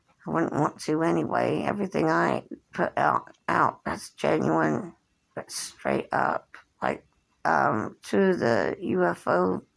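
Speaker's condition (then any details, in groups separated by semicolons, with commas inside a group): Cerebral palsy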